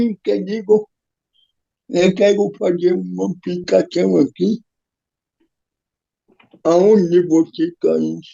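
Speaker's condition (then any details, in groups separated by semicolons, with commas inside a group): Cerebral palsy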